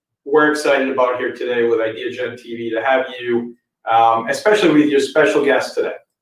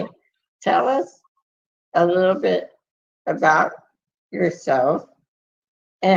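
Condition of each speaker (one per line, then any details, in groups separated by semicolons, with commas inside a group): No condition
Muscular dystrophy; multiple surgeries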